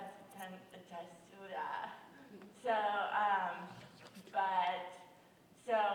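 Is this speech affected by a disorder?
Yes: cerebral palsy; hard to be understood.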